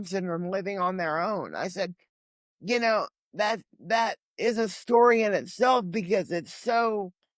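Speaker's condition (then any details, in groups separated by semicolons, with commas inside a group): Cerebral palsy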